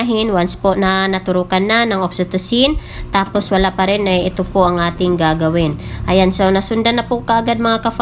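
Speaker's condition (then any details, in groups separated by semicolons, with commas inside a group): No condition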